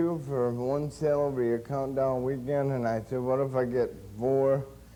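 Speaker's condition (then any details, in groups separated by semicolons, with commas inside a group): Cerebral palsy; since birth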